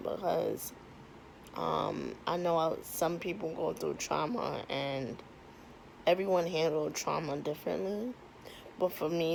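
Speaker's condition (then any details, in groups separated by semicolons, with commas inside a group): Cerebral palsy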